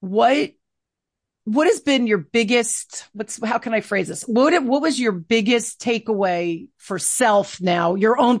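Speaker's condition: No condition

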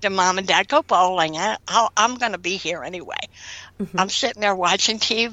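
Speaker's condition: Cleft lip and palate, severe

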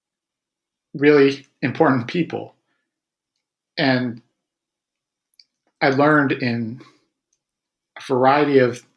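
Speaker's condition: Stuttering; Stuttering since youth, fluency shaping without progress, avoidance-reduction therapy with Vivian Sisskin, Sisskin Stuttering Center; initial sound repetitions, stutters openly and more easily without struggle, varies day to day; blocks

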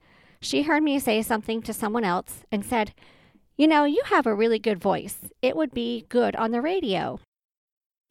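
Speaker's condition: Cleft palate with Pierre Robin, Pierre Robin sequence, no cleft lip; constant ear ringing

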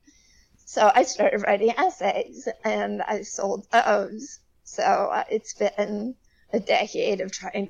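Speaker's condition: Spasmodic dysphonia; may sound nervous

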